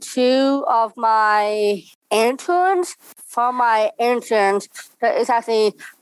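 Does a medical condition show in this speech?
Yes: Down syndrome; congenital, extra chromosome, body and brain develop differently.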